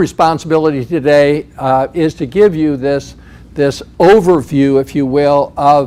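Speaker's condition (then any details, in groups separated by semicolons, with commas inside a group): No condition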